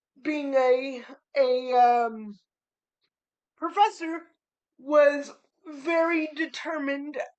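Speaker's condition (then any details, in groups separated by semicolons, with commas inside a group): Cerebral palsy; spastic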